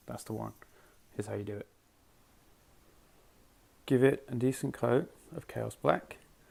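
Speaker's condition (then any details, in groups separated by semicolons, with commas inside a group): No condition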